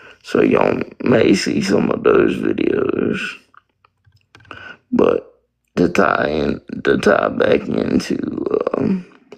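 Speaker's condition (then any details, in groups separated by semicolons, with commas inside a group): Spastic quadriplegic cerebral palsy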